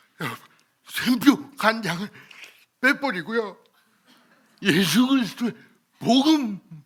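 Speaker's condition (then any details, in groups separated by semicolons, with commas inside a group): Cerebral palsy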